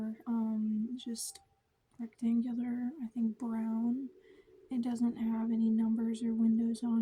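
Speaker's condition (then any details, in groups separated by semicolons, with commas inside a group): No condition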